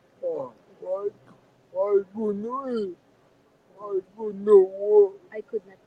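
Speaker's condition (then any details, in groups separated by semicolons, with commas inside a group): Severe cerebral palsy; severe, types with toes, past surgery; more pain since surgery, fatigue; speech hard to understand, wife interprets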